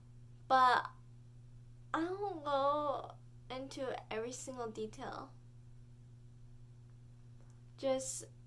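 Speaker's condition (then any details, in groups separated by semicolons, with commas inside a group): Cerebral palsy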